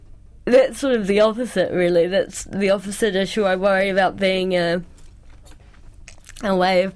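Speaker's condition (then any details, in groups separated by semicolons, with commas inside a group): Cerebral palsy; cerebral palsy since childhood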